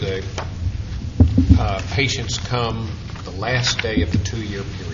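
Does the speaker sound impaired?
No.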